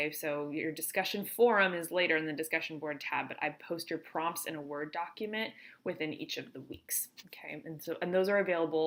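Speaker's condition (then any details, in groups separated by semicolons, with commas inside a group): No condition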